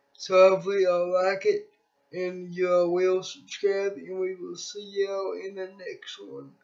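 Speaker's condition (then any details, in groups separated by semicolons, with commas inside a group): Cerebral palsy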